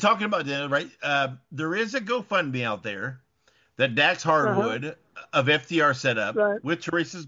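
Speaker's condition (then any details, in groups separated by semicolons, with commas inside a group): No condition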